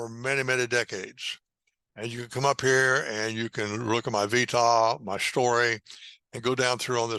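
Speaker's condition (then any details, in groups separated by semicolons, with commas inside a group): No condition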